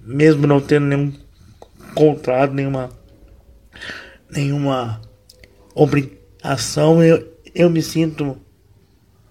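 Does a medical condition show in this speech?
Yes: cerebral palsy, mild; wheelchair user, motor function affected; no medication; voice mildly affected, occasional voice breaks.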